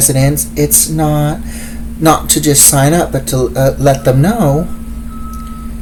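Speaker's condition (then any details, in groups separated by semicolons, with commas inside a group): No condition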